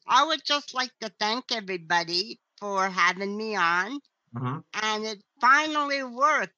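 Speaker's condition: Cerebral palsy; voice ruined by intubation, lost singing ability, trying to sing again

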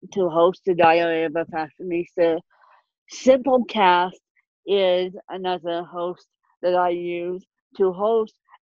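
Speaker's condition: Ataxic spastic cerebral palsy; speech impediment

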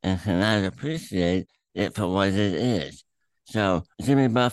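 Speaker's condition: Throat cancer, tumor through tongue, attached to epiglottis; radiation with molded mask

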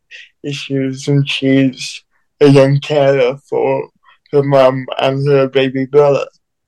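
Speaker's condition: Cerebral palsy

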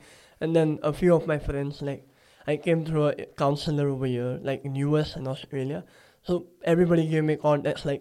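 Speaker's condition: Cleft palate; speech sounds different

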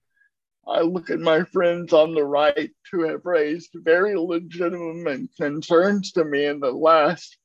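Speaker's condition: Cerebral palsy; moves at a slow pace

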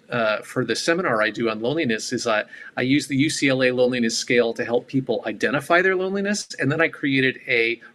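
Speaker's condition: No condition

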